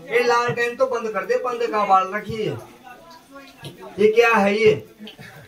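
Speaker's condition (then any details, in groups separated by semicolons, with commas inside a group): No condition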